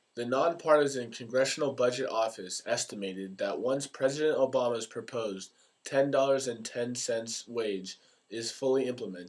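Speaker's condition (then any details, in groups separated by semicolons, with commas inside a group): No condition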